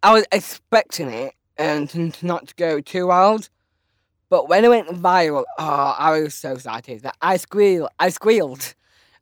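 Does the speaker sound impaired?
Yes: Down syndrome.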